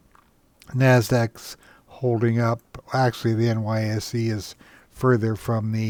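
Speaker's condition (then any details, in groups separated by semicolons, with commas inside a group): No condition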